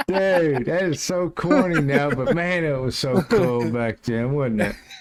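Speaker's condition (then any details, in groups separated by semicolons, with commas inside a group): No condition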